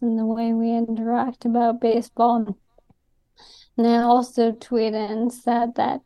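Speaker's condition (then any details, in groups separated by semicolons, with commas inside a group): ALS; diagnosed within about past year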